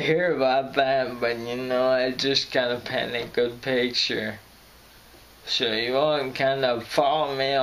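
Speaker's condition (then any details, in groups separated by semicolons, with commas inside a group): Friedreich's ataxia; voice crackles when stressed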